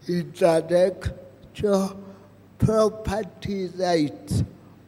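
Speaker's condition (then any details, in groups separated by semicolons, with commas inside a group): Cerebral palsy; present from birth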